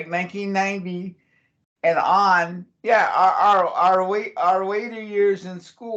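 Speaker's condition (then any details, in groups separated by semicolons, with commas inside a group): Cerebral palsy; since childhood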